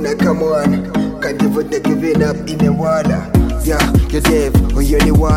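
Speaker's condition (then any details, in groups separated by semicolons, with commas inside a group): No condition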